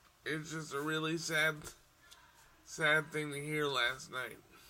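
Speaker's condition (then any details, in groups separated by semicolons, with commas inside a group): Cerebral palsy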